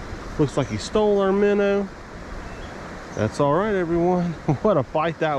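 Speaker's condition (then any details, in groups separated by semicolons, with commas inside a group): No condition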